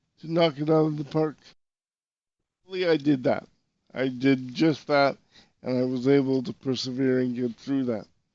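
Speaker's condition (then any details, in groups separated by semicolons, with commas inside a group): Cerebral palsy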